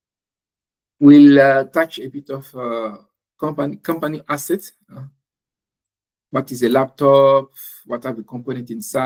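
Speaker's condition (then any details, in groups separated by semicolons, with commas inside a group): No condition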